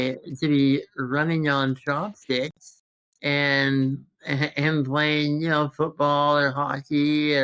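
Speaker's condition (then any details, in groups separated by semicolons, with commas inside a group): Congenital muscular dystrophy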